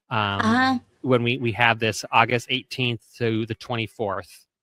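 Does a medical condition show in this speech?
No.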